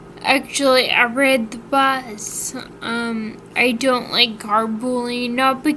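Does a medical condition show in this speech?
Yes: Friedreich's ataxia.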